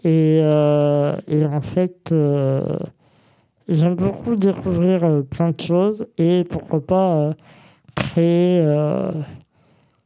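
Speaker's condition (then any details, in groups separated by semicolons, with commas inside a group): Congenital muscular dystrophy; present from birth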